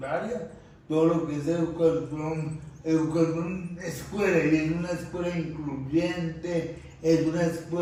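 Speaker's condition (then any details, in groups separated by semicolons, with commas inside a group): Cerebral palsy; difficulty speaking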